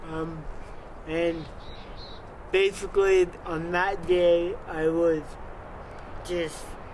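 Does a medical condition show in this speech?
Yes: cerebral palsy; from birth, wheelchair.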